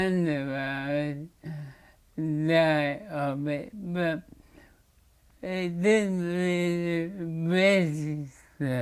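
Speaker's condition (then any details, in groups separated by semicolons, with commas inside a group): Motor neurone disease; diagnosed last year; slurred speech first sign, speech significantly worse recently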